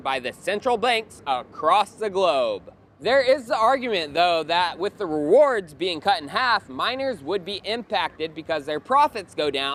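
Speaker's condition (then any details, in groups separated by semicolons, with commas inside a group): No condition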